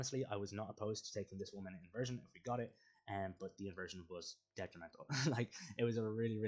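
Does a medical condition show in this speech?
No.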